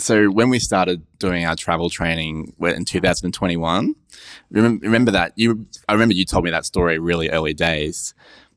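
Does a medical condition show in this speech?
No.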